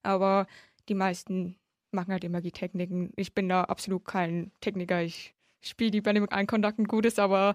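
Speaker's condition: Hard of hearing since birth, congenital, cochlear implant, severe; nearly deaf

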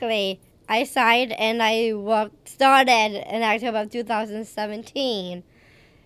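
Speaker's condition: Down syndrome; age 31

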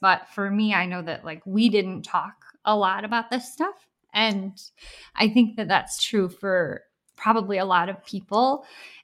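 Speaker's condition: Bilateral cleft lip and palate; unable to breastfeed

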